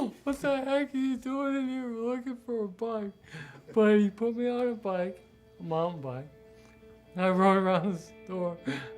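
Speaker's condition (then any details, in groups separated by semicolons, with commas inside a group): Parkinson's disease; strong voice, sings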